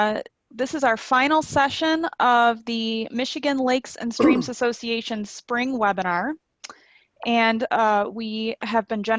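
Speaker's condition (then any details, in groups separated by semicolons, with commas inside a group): No condition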